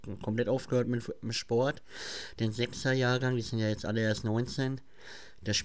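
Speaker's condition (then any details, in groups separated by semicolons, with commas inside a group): Cleft palate; speech defect, listeners say speech hard to understand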